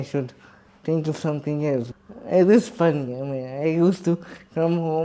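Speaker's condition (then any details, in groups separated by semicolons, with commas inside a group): Cerebral palsy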